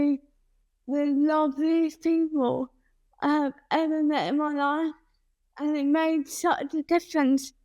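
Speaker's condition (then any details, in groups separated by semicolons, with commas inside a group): Cerebral palsy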